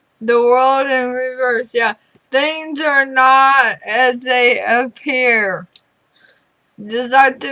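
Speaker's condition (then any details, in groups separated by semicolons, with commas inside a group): Throat cancer radiation damage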